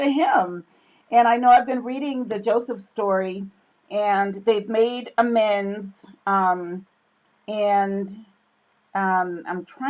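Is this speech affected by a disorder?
No.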